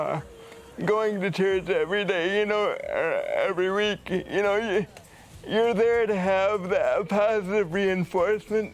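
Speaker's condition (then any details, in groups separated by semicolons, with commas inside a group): Cerebral palsy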